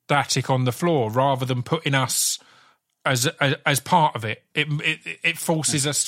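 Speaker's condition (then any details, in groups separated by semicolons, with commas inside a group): Stammer; stammer since childhood, caused by nearly dying as a kid; barely noticeable to most listeners, sticking type, uncontrollable, plans breathing to avoid stammering in acting roles; repeated sounds, repeated words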